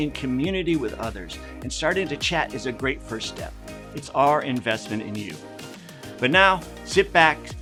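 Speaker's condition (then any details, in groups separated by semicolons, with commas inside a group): No condition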